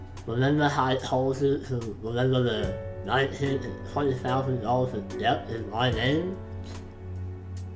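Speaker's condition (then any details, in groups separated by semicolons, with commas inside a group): Facial palsy; lifelong speech impediment, cannot speak properly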